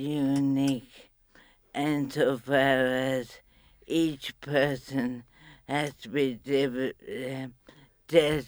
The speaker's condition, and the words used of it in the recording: ALS (motor neuron disease). So for me, as I mentioned, I'm bulbar palsy, MND, so it affects my speech and so on.